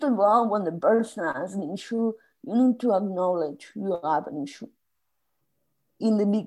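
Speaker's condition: Spasmodic dysphonia; voice lost, could not speak at all for 2-3 years, hard to get words out, voice not natural

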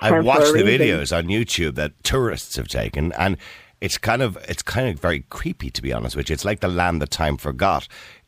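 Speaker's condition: No condition

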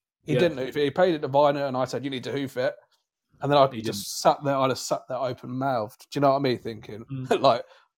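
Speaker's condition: No condition

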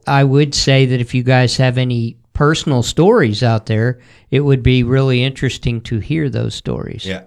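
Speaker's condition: No condition

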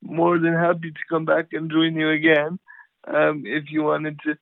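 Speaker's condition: Cerebral palsy; power wheelchair

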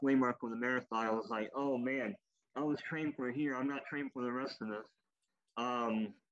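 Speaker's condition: Cleft lip and palate, popliteal pterygium syndrome

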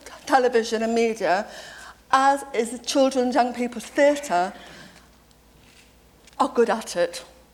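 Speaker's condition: Deafness; deaf since age seven

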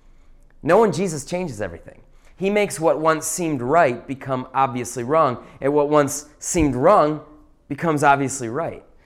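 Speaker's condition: No condition

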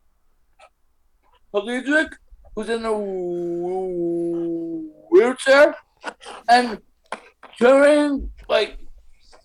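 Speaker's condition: Stutter; lifelong stutter, cause unknown, speculated prenatal Valium exposure, some fine motor, gross motor, cognitive issues; psilocybin mushrooms did not cure stutter, weed reportedly slows stutter down; blocks, gets stuck on almost any sound, fluent rapping, voice changes, louder robotic voice; blocks

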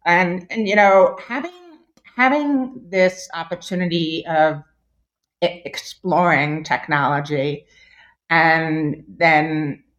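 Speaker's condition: Deafness; congenital moderate-severe hearing loss, Esteem implant plus cochlear implant

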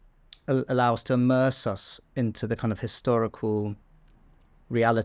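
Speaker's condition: No condition

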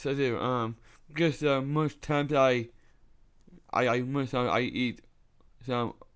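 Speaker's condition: Down syndrome; on DS diet with Dr. Jenny Kimes over a year, brain supplements, fish oil

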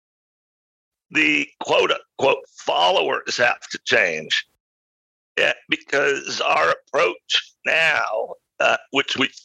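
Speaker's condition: Spasmodic dysphonia; voice sounds unique

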